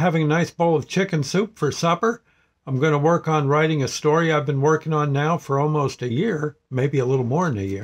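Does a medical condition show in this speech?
No.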